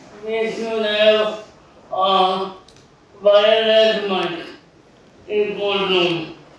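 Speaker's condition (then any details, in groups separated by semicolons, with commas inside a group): Cerebral palsy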